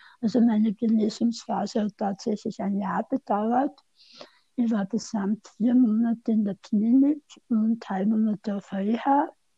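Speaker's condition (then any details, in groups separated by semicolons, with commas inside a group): Tongue cancer surgery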